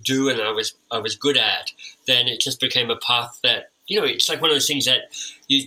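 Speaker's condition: Cleft lip and palate; orthodontic treatment

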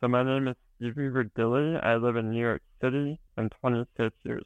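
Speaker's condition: Spinal muscular atrophy

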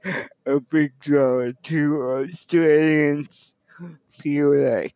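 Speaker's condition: Cerebral palsy; wheelchair user

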